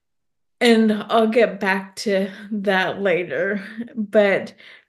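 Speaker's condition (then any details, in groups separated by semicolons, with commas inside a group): ALS; tongue fasciculations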